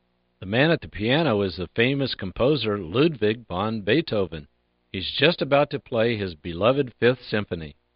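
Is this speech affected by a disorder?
No.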